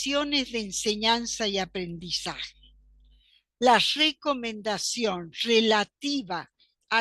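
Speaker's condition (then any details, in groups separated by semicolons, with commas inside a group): No condition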